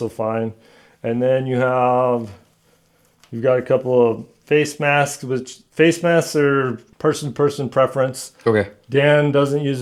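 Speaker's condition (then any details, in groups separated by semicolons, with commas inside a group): No condition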